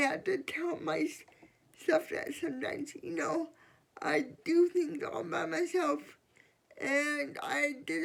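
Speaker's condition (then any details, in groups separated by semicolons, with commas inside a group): Cerebral palsy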